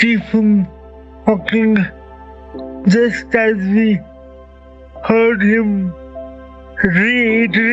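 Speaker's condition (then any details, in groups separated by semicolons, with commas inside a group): Cerebral palsy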